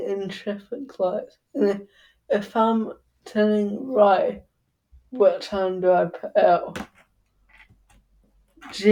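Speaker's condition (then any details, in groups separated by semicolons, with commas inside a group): Cerebral palsy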